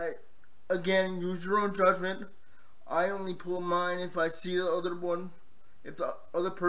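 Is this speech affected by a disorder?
Yes: cerebral palsy, spastic diplegia.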